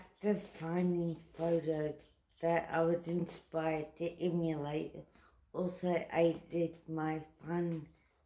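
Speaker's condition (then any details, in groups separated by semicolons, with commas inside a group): Cerebral palsy; uses wheelchair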